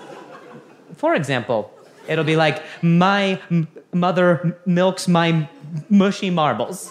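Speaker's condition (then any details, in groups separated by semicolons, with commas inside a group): Stuttering; acquired, onset age 20 after softball hit to throat, fall, head injury, concussion slept on; ongoing speech therapy, daily fluency practice during last year's quarantine, progress made; sometimes fluent, uses alliterative exercise phrase 'my mother milks my mushy marbles' when stuck; blocks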